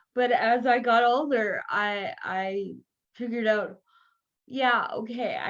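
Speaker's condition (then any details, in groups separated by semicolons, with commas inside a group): Cerebral palsy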